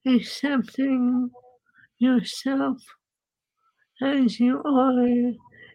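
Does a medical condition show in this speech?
Yes: ALS; quadriplegic, symptoms began about 11 years ago, diagnosed 10 years ago after about a year; voice has obviously changed, once thought unable to sing, singing helps speaking and breathing.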